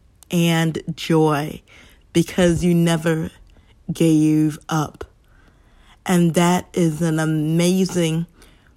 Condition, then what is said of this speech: Stuttering. So you will hear me stumble upon words, and it is okay.